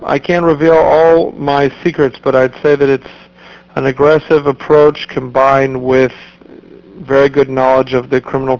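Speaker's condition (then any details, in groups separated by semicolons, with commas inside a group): No condition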